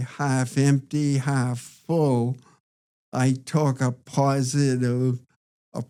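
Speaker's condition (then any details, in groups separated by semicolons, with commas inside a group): Parkinson's disease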